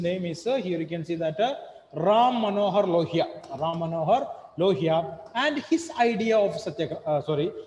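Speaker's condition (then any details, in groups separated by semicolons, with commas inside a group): No condition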